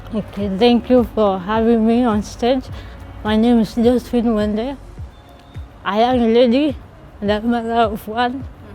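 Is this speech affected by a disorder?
Yes: cerebral palsy; since birth.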